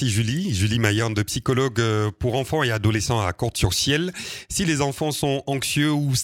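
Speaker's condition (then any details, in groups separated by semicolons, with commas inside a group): No condition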